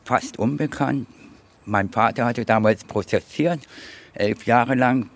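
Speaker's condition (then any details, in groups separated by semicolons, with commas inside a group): Deafness; near-total hearing loss since age one, secondary damage of smallpox vaccination, court-recognized vaccine damage, hearing aids; medically deaf due to age, 58 years old, hearing aid sometimes switched off, relies on lip reading; speaks unusually clearly for a deaf person, learned tones through body and hands from opera-singer father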